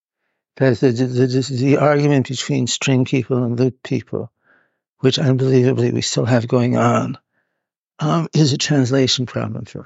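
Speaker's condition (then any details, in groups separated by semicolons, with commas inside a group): Parkinson's; now openly shown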